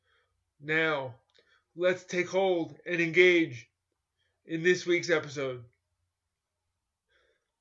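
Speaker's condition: Cerebral palsy; cerebral palsy since childhood

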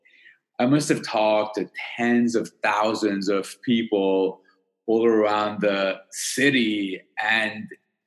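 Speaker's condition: Stutter; stutters in all three languages, breathing technique gives more fluent speech; prolonged sounds

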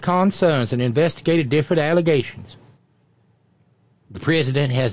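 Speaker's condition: No condition

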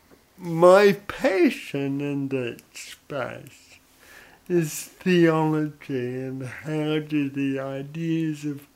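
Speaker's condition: Cerebral palsy; early loss of function

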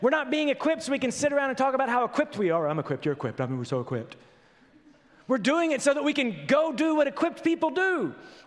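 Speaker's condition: No condition

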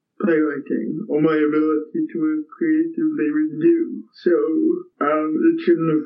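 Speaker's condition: Cerebral palsy; physical only

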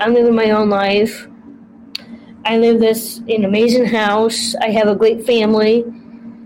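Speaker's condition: Down syndrome; congenital

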